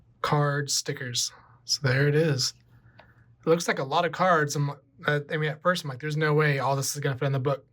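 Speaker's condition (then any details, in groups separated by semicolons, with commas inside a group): No condition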